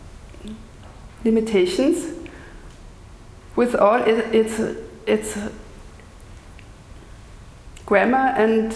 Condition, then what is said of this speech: Stuttering. I stutter myself in case you haven't noticed yet.